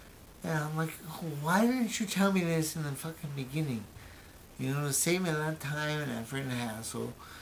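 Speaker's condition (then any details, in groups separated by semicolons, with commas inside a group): Brain injury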